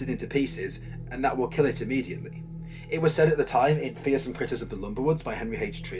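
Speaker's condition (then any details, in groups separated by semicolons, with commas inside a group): No condition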